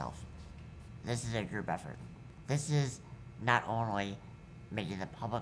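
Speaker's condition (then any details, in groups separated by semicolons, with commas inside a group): Muscular dystrophy; present from birth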